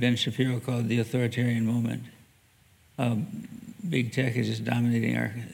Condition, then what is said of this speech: Parkinson's disease. Writing and speaking is your livelihood, and both are affected by this.